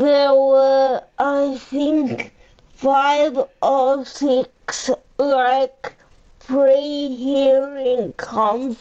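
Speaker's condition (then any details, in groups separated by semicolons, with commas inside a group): Cerebral palsy; uses a power chair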